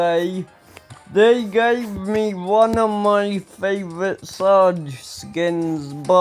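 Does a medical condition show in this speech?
Yes: ataxia; speech recently worse.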